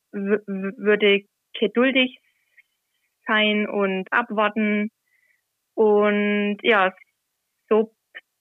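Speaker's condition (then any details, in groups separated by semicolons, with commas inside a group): Stuttering; covert stuttering hidden over ten years, avoided words anticipated to be stuttered; no longer hidden, reads Gospel in church, practices reading at home beforehand; reading aloud in church not stutter-free; prolonged sounds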